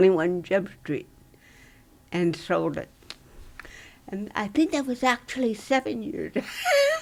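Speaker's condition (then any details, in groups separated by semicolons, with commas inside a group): Dystonia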